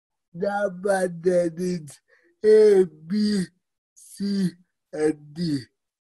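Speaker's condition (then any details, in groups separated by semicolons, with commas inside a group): Cerebral palsy; fine motor skill challenges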